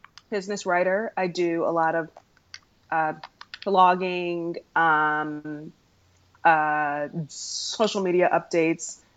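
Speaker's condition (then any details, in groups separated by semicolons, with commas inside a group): Stuttering; stuttering since around age 3, past speech therapy, largely stopped talking for about 5 years; formerly hid stuttering by switching words, deep breaths, fillers like ums and ahs, avoided talking; prolonged sounds, blocks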